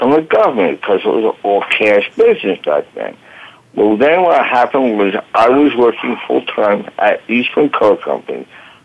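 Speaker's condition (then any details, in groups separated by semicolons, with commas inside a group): Voice box damage from tracheostomy; 1-2 week coma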